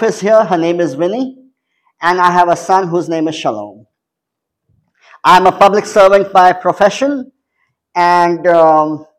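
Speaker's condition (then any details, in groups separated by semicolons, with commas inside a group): Cleft palate; still present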